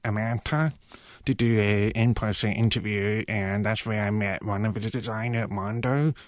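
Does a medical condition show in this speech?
Yes: profound deafness; cochlear implants received at age 18.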